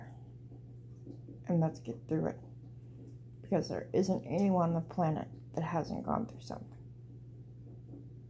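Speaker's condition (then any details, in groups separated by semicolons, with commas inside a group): Cerebral palsy; walks flat-footed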